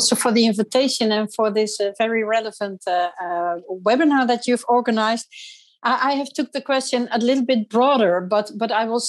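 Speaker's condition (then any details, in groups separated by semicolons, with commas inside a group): No condition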